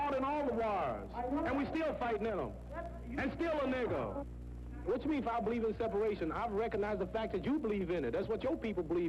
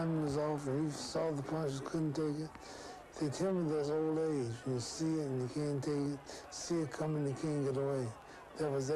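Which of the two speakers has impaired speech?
The second: Parkinson's syndrome; no tremor, no weakness, still exercises vigorously; sometimes slurred speech.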